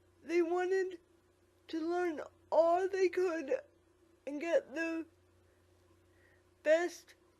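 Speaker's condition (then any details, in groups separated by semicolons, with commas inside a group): Quadriplegic cerebral palsy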